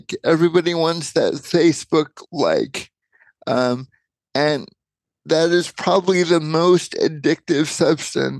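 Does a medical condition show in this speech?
Yes: cerebral palsy.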